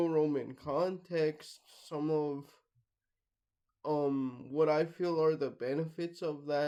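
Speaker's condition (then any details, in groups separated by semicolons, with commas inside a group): Cerebral palsy, mixed, mild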